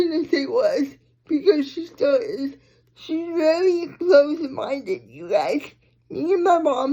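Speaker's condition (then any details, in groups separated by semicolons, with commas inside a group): Cerebral palsy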